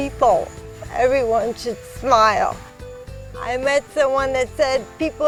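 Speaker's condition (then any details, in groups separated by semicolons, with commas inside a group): Cerebral palsy; brain damage from infant fever, whole body, right arm barely usable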